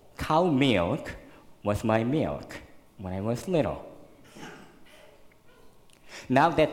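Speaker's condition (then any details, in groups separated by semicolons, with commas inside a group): Cleft lip and palate, severe; 12 surgeries to date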